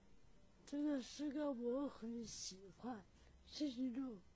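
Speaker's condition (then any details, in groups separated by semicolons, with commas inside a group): Cerebral palsy; from birth, oxygen deprivation during breech delivery, impaired mobility; unclear, slurred articulation described in own poem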